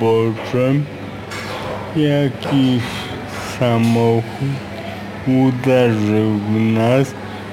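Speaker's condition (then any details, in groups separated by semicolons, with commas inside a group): Aphasia; prolonged unconsciousness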